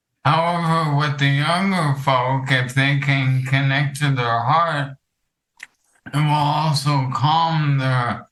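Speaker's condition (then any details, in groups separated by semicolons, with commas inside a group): ALS; affects vocal cords; hard to talk long, speech unclear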